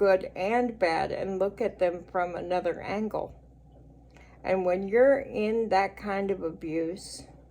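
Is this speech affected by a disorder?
Yes: cerebral palsy; speech noticeably atypical.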